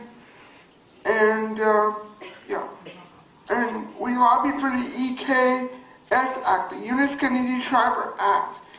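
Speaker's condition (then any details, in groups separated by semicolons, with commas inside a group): Cerebral palsy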